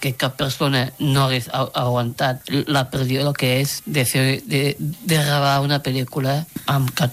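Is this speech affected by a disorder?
Yes: Down syndrome; genetic, three copies of chromosome 21 instead of a pair, intellectual disability; about 30 years old.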